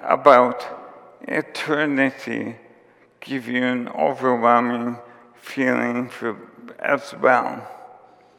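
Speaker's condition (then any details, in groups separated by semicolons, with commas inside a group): ALS; diagnosed about two and a half years before recording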